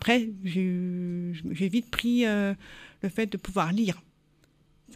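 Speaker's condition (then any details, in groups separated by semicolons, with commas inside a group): Born deaf, congenital; learned to speak through years of speech therapy, learned p/b distinctions, speaks like hearing person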